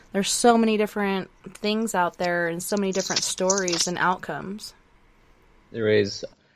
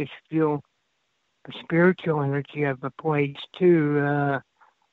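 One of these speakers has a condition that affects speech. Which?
The second: cerebral palsy; affects hips; shallow breathing, reduced lung capacity, does breath work.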